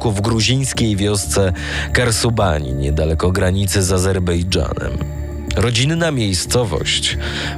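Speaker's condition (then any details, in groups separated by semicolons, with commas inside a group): No condition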